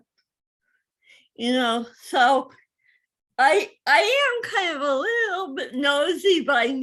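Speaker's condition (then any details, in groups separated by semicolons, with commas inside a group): Cerebral palsy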